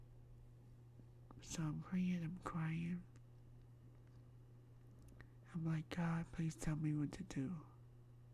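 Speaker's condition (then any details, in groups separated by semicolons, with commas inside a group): Myasthenia gravis; lungs collapsed while hospitalized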